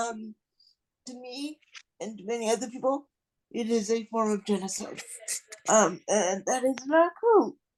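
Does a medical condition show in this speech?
Yes: cerebral palsy.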